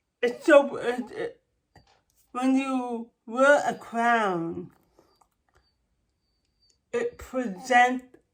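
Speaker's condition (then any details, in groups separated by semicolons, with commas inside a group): Cerebral palsy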